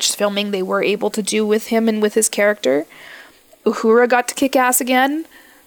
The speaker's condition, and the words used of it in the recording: No condition.